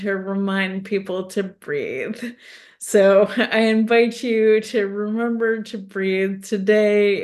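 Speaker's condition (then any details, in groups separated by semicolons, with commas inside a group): ALS; tongue fasciculations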